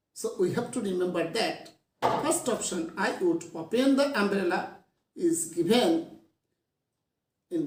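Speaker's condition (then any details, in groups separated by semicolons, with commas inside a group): No condition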